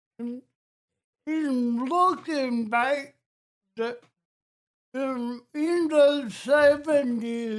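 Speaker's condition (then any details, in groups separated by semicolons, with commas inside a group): Cerebral palsy; affects balance, fine motor; speech impediment, often hard to understand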